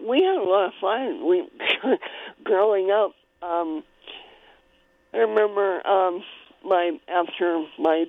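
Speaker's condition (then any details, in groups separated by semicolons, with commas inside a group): Cleft palate; spoon feeding needed at one point in early childhood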